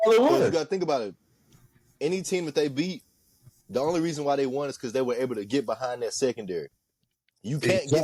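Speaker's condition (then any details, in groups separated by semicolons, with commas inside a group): No condition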